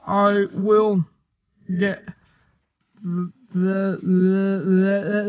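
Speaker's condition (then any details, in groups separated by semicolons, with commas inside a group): Cerebral palsy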